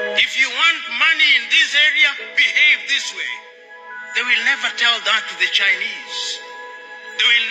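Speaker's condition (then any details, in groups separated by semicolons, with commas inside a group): No condition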